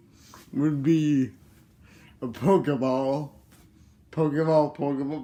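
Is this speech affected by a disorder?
Yes: cerebral palsy.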